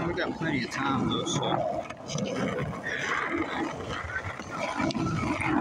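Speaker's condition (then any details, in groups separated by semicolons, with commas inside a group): No condition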